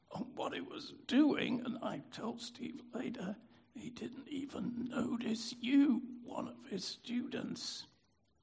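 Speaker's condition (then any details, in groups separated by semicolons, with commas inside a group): Spasmodic dysphonia; about 40 years since onset, voice therapist recommended by audiologist Joanne Tyson, teaching style changed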